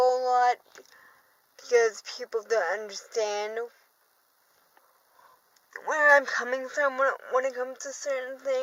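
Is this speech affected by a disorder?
Yes: cerebral palsy, dystonic hemiplegia.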